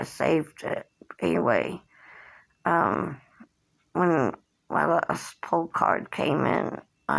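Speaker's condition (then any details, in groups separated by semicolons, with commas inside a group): Cerebral palsy; since birth, hand tremors; age 57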